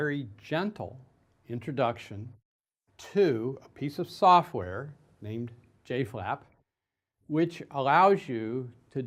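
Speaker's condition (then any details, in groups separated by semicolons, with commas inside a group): No condition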